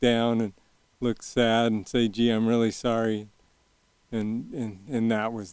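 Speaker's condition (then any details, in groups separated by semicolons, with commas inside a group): Early onset Parkinson's, young onset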